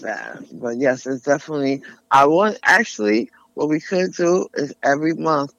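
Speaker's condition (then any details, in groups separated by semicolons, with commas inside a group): Tongue cancer; lisp, earlier sounded less clear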